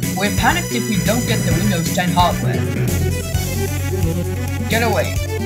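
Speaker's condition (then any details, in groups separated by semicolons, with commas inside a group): No condition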